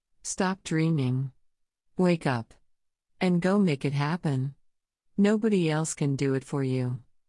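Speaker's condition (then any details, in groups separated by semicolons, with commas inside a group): No condition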